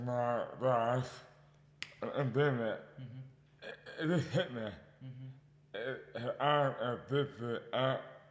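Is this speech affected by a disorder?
Yes: dystonia; mouth impairment affects speech.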